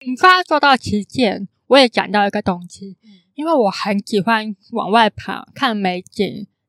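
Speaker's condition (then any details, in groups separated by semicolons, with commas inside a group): Congenital hearing impairment, congenital cochlear underdevelopment; can sound sing-song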